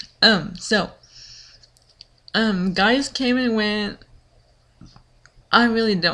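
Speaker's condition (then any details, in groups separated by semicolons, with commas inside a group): Cerebral palsy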